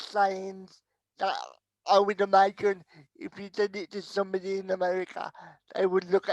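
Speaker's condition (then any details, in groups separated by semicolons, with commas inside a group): Cerebral palsy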